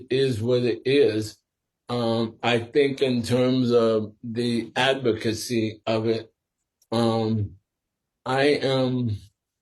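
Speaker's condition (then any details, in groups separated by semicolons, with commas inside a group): Sporadic ALS; must speak slower and carefully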